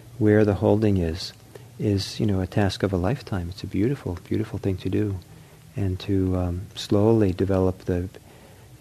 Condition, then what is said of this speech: No condition.